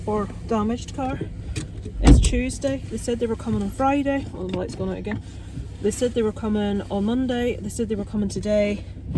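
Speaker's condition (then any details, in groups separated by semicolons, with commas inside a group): No condition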